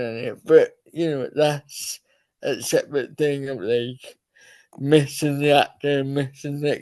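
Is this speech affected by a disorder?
Yes: cerebral palsy.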